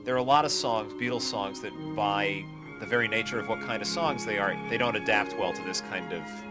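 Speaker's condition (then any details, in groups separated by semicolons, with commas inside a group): No condition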